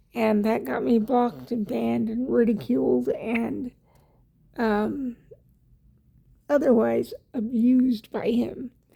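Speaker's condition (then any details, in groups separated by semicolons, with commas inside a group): Cerebral palsy; wheelchair user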